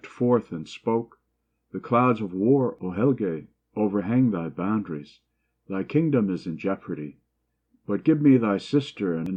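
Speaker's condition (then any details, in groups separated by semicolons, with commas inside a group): No condition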